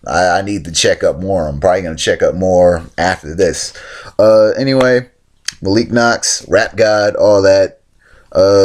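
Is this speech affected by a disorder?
No.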